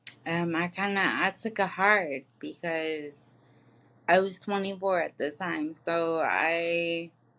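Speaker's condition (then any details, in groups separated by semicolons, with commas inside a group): Traumatic brain injury; accident, injury at age 24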